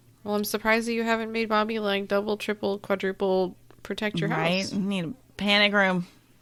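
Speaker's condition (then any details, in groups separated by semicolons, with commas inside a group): No condition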